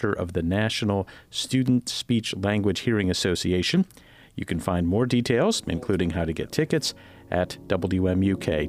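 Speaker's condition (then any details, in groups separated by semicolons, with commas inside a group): No condition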